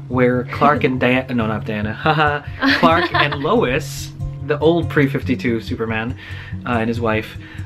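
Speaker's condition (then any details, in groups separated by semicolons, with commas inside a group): No condition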